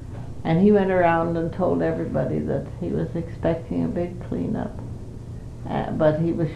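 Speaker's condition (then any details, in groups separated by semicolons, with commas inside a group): Parkinson's; Parkinson's for 5 years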